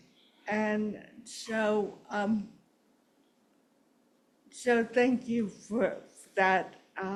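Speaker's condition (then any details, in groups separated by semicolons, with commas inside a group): Cerebral palsy; since birth; body held certain way, constant tension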